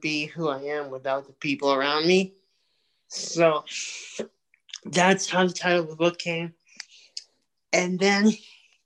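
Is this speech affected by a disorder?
Yes: cerebral palsy; physical and occupational therapy.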